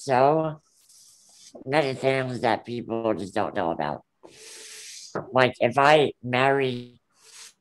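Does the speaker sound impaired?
Yes: Ullrich congenital muscular dystrophy; very rare form of muscular dystrophy.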